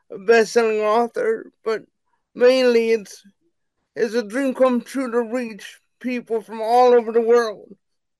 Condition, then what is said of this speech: Cerebral palsy. And so when I write, when I speak into the software, it has all this nonsense on the document.